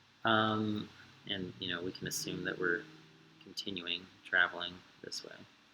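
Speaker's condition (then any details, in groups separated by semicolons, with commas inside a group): No condition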